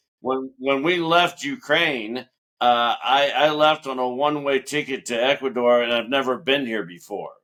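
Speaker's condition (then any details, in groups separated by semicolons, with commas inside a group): No condition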